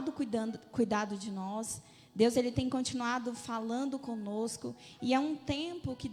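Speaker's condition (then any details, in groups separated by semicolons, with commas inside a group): No condition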